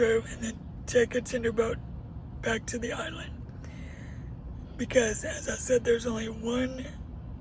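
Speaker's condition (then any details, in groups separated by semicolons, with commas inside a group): Cerebral palsy; uses a wheelchair; voice permanently damaged, may be hard to understand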